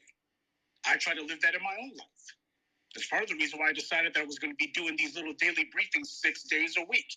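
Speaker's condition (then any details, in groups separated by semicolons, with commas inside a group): No condition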